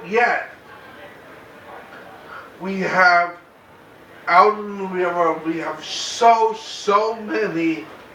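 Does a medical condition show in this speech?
Yes: cerebral palsy, mild; mainly affects speech.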